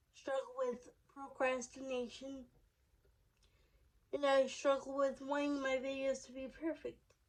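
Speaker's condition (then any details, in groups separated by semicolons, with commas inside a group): Cerebral palsy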